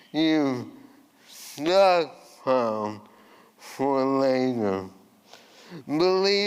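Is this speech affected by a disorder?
Yes: ALS.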